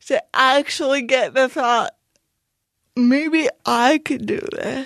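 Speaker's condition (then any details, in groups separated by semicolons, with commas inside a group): Cerebral palsy; speech noticeably affected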